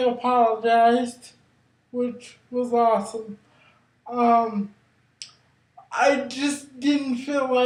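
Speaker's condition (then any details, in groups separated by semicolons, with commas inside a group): Cerebral palsy; brain injury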